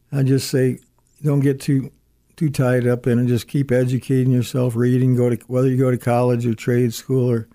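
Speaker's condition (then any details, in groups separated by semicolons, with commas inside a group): Parkinson's disease; near-death experiences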